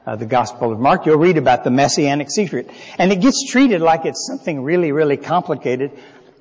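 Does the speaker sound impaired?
No.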